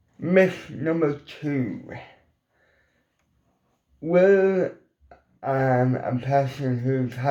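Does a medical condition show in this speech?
Yes: cerebral palsy; mild, ataxic type.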